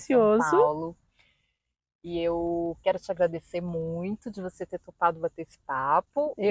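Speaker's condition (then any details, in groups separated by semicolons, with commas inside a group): No condition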